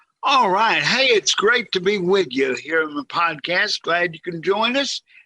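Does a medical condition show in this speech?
Yes: cerebral palsy, severe.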